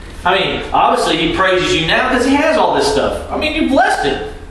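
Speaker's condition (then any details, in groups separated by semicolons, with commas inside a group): No condition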